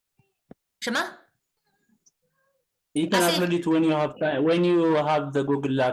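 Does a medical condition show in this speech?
No.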